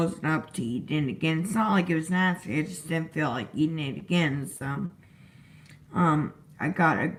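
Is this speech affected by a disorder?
Yes: disability causing slurred speech.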